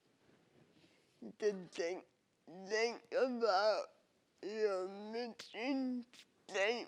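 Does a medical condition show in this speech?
Yes: cerebral palsy.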